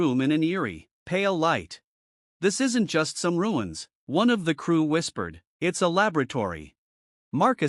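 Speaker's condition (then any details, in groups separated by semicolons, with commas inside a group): No condition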